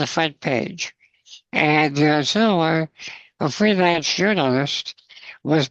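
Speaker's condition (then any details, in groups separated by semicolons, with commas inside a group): Spinal muscular atrophy, congenital; lifelong, age 62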